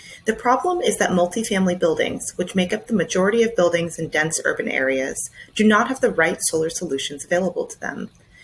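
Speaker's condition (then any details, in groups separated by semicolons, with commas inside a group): No condition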